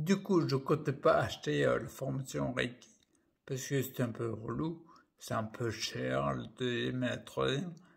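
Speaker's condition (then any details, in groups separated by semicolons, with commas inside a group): Primary progressive multiple sclerosis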